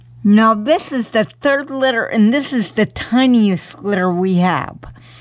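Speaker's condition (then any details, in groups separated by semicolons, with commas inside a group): Cerebral palsy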